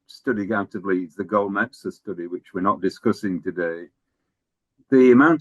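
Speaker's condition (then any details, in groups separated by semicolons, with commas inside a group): No condition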